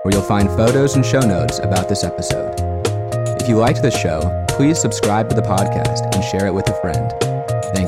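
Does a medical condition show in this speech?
No.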